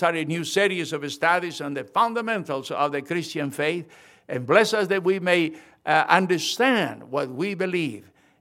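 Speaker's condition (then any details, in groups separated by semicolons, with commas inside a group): No condition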